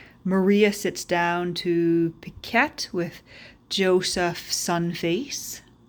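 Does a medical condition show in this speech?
No.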